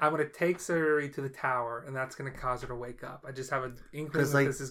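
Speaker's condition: No condition

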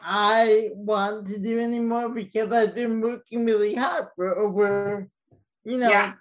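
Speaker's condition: Cerebral palsy, mild; speech mildly affected

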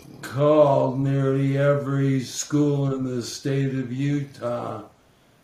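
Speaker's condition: ALS; currently battling disease

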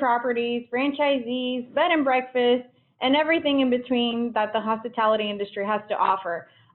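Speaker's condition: No condition

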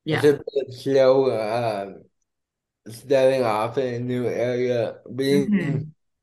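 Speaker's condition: Cerebral palsy; caused by cardiac arrest

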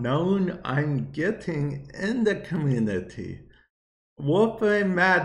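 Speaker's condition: Cerebral palsy; viewer asked why talking like that

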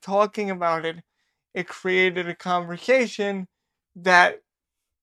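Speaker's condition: Cerebral palsy; fast talking radio voice

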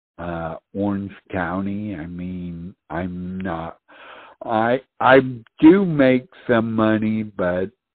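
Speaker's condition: Speech impediment; uncoordinated movement

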